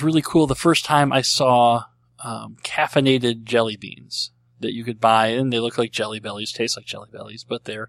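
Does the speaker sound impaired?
Yes: cleft lip and palate; cleft lip and palate since birth, treated as a baby.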